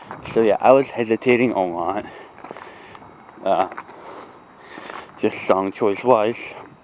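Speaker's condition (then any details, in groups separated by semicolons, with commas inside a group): No condition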